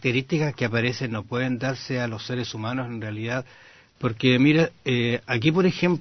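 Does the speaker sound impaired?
No.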